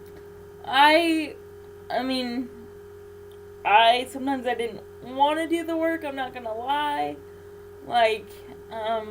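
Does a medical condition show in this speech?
Yes: cerebral palsy; infant ventilator.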